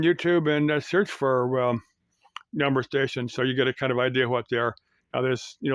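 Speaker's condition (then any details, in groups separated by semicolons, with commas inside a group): No condition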